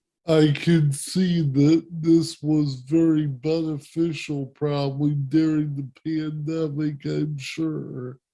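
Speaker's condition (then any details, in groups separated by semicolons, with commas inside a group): Cerebral palsy; present from birth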